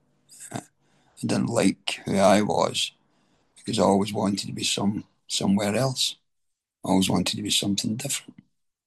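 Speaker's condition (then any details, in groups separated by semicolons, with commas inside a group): Throat cancer treatment effects, stage 4 throat cancer; radiotherapy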